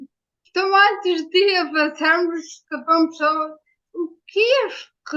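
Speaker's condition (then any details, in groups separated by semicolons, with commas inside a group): Ataxia; ataxia after brain injury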